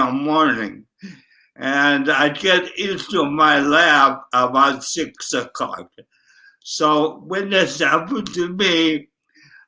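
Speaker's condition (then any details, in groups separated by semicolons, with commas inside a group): Traumatic brain injury, ataxic; tongue affected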